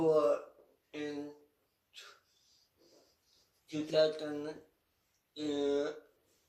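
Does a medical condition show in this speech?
Yes: cerebral palsy.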